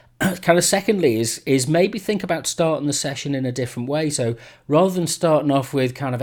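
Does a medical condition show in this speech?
No.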